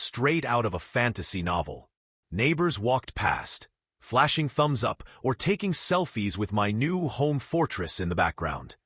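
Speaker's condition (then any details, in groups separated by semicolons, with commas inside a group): No condition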